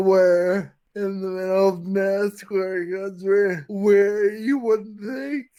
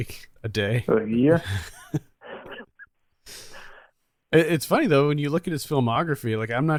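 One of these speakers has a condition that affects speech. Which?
The first: Friedreich's ataxia; physical therapy.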